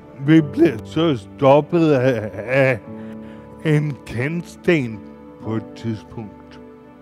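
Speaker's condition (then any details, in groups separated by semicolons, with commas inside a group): Brain injury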